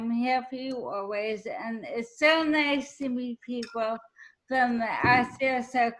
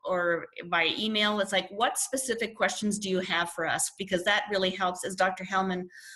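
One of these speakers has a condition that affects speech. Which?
The first: ALS; speech affected.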